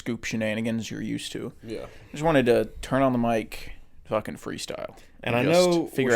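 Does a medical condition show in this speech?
No.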